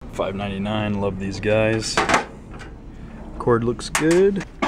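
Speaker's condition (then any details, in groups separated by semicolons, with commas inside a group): No condition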